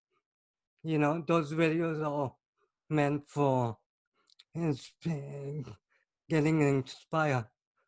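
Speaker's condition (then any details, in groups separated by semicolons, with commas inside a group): Cerebral palsy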